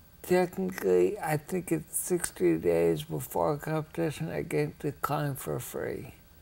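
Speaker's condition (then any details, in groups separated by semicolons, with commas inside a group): Ataxia; rare, progressive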